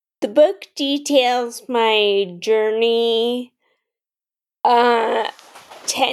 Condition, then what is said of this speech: Ataxia. You can have a lot more speech issues, which I obviously have some speech issues, but other people, it's a lot more pronounced.